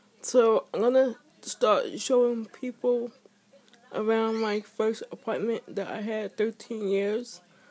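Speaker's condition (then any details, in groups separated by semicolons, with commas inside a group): Speech impairment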